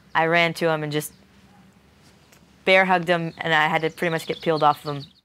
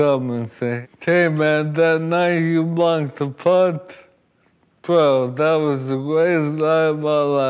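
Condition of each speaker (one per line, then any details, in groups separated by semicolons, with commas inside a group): No condition
ALS; wheelchair user; over one year since diagnosis, rapid progression; voice sounds ill, voice loss expected, voice banked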